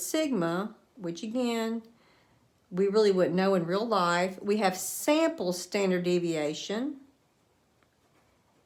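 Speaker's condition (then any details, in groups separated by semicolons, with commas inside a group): No condition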